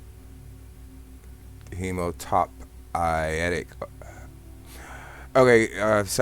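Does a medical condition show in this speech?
No.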